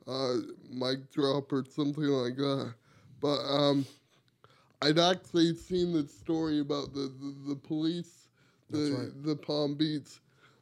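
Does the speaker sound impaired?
Yes: cerebral palsy; wheelchair user.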